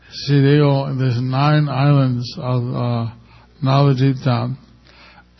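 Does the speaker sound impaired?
Yes: stroke with facial paralysis; one side of face a little paralyzed; about a year since stroke; speaks a little slowly because of facial paralysis.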